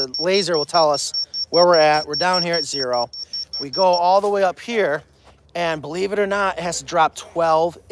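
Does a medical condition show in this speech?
No.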